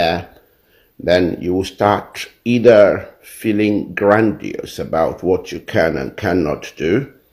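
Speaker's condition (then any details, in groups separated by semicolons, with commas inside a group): No condition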